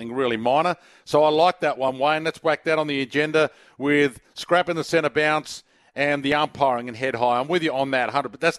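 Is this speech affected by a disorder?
No.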